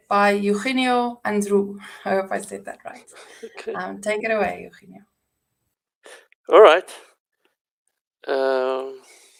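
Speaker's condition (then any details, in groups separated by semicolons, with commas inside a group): No condition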